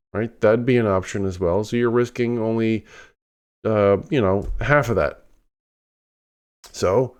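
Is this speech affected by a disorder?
No.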